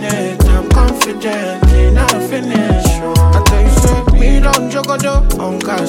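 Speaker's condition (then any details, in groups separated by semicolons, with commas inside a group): No condition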